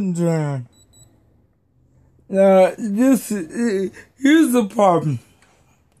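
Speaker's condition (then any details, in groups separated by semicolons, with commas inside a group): Cerebral palsy; may be hard to understand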